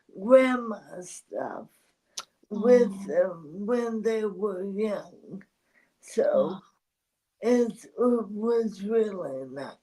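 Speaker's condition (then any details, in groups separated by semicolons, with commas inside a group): ALS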